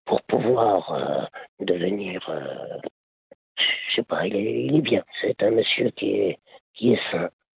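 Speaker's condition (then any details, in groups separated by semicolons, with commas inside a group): Laryngeal cancer; laryngeal cancer linked to heavy smoking, quit over 20 years ago, later lung cancer, part of lung removed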